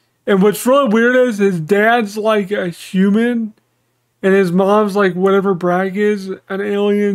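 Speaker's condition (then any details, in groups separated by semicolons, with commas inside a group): Cerebral palsy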